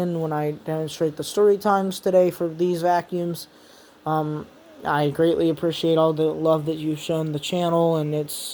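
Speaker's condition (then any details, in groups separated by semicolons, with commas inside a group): No condition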